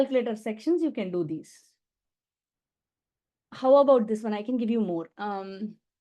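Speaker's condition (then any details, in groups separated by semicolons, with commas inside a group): No condition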